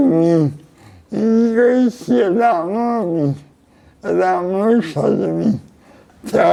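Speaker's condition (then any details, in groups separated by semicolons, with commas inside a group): Cerebral palsy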